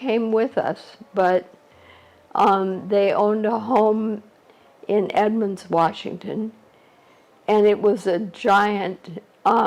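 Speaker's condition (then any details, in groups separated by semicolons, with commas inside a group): ALS; shortly after diagnosis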